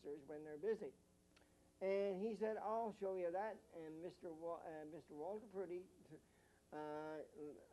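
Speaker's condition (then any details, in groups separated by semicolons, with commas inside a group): Mild cerebral palsy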